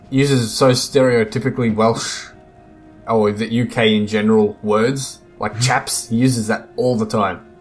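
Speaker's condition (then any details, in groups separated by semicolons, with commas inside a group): No condition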